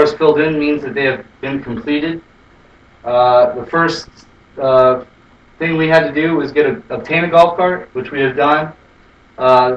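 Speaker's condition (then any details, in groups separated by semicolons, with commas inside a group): No condition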